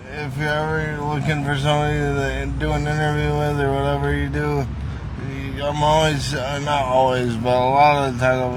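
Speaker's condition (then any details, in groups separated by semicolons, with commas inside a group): Traumatic brain injury; whole brain swollen first year; about eleven years since injury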